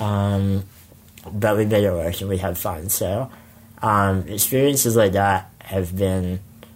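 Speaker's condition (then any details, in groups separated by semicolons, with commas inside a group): Spinal muscular atrophy; congenital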